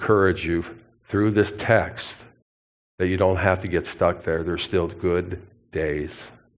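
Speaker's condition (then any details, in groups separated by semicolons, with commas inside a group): No condition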